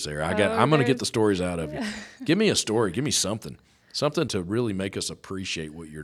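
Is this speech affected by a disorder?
No.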